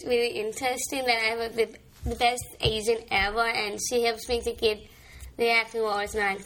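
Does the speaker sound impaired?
Yes: Down syndrome.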